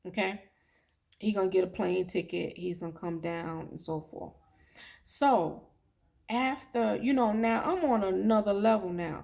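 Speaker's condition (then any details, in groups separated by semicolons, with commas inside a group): No condition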